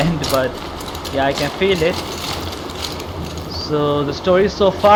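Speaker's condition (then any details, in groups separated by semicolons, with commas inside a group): No condition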